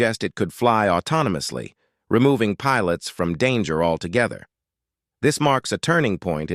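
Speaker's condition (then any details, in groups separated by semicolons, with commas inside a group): No condition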